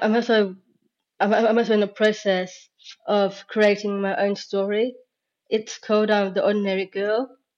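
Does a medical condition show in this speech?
Yes: Down syndrome.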